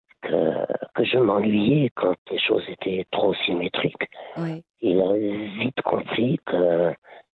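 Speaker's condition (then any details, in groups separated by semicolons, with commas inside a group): Laryngeal cancer; quit over 20 years ago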